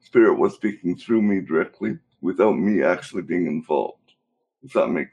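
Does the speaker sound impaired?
Yes: cerebral palsy; cerebral palsy since birth.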